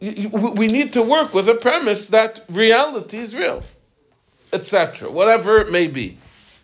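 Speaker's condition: No condition

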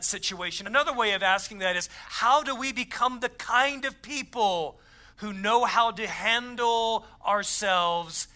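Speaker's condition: No condition

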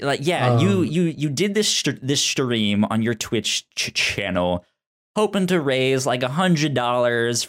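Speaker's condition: Stutter; self-reported stutter; expects stutter to be an obstacle for some listeners; repeated sounds, repeated words, prolonged sounds

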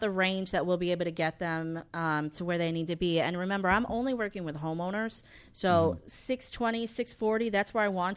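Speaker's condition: No condition

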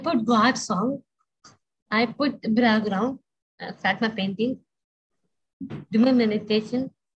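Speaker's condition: Down syndrome; extra chromosome, diagnosed around 4th month after birth, developmental delays, early intervention, physiotherapy, speech therapy; short simple sentences, some ungrammatical phrasing, mother rephrases questions for her

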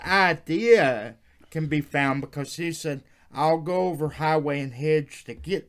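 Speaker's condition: Cerebral palsy; wheelchair user

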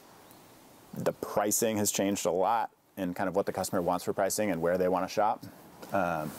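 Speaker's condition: No condition

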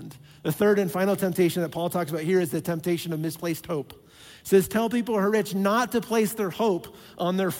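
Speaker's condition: No condition

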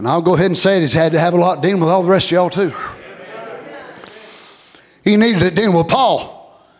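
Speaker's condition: No condition

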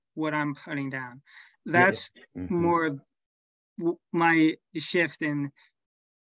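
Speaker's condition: Stuttering; developmental stuttering, onset at age 7 just before first grade, extended family history; age 24, about 17 years since onset, no longer afraid of stuttering; still stutters, grew more prominent in childhood, formerly avoided speaking, past fluency-technique therapy with breathing, later acceptance therapy with Josh, tried psychiatrist-prescribed stuttering medication; prolonged sounds

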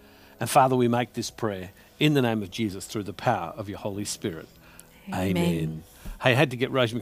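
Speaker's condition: No condition

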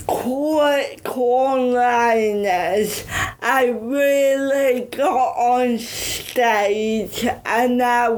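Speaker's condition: Cerebral palsy; affects speech and mobility

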